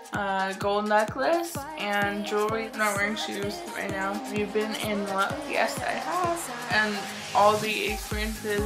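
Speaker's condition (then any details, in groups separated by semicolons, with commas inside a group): Cerebral palsy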